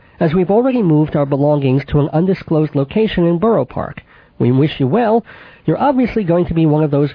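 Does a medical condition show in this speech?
Yes: cleft palate with lisp, cleft lip and palate, mild; mild residual lisp, sibilant s, voice not especially nasal, childhood consonants formed via sinuses, back of throat.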